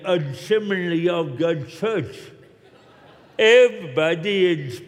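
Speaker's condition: Cerebral palsy; oxygen cut off at birth for 18 minutes in Jonesboro, Arkansas, walks with limp, neck operation; still talks funny; speech impediment, hard for many to understand

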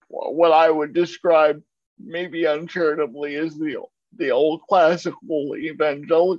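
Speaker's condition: Cerebral palsy; uses a wheelchair

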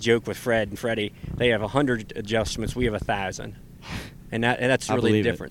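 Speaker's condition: No condition

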